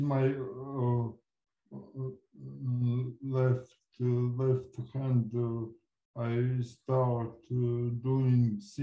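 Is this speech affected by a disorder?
Yes: cerebral palsy; from birth.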